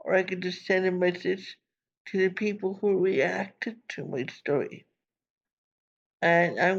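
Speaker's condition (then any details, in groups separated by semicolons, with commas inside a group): Cerebral palsy; from birth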